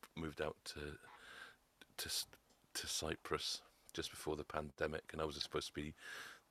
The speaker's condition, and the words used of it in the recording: Stuttering. But when I talk every day, if I'm comfortable, the stammer's gone.